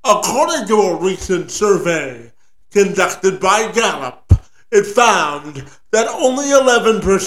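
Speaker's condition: Spastic quadriplegia cerebral palsy; from birth

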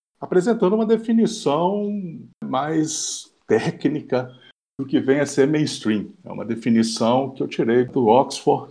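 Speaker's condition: No condition

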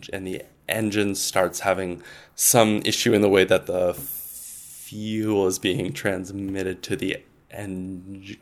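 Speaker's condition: Stuttering; stuttering since early childhood, onset not clearly remembered, long-standing anxiety around communication; stutters during interview, significantly more on the word stutter; moments of stuttering amid fluent speech; prolonged sounds

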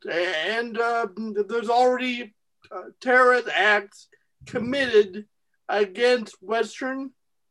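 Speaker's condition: Cerebral palsy; present since at least age 8

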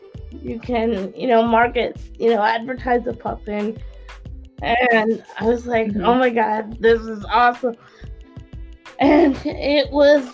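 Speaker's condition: Cerebral palsy; speaks, controls whole iPhone by iOS voice control, Google Android voice recognition understands better than iOS

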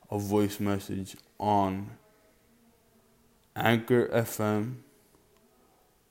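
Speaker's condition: Cerebral palsy; present from birth

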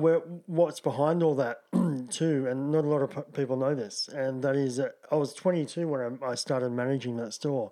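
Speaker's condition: Cleft palate; teeth and braces completed at age 21

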